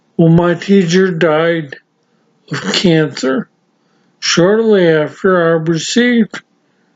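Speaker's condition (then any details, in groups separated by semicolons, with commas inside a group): Severe traumatic brain injury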